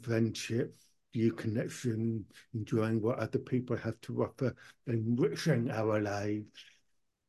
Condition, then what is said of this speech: Deafness. I started off wearing hearing aids, which would shift about powerful enough for me to hear my own speech, which is why my speech isn't too bad.